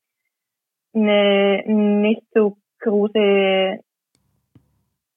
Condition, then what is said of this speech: Stuttering. Natürlich war es nicht stotterfrei, um Gottes Willen